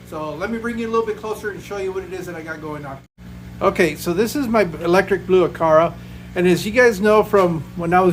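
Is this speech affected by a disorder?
No.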